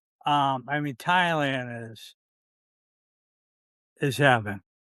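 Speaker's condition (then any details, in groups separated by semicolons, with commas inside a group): ALS, C9 mutation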